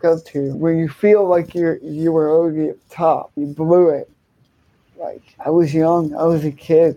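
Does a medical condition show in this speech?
Yes: cerebral palsy, hemiplegia.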